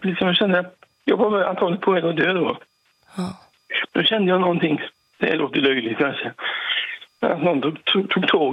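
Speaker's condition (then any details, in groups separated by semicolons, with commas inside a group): Parkinson's; 40-50 tablets daily, planned operation down in throat; intensive care about two months ago, half day on oxygen mask, breathing trouble, near death; sometimes difficulty speaking, voice hard to get out properly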